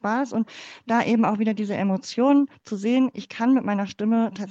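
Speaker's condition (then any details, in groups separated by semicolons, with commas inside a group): Cleft palate; congenital, born in former GDR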